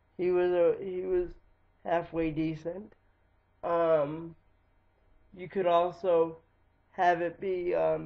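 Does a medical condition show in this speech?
Yes: cerebral palsy; lifelong, wheelchair user.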